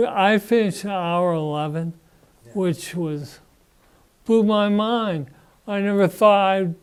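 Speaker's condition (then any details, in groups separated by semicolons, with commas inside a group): Parkinson's disease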